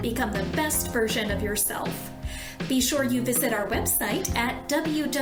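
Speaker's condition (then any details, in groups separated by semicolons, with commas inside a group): No condition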